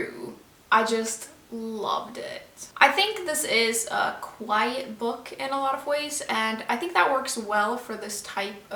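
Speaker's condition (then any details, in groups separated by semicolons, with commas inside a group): No condition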